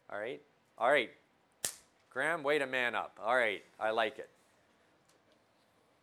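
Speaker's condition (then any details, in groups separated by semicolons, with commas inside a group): No condition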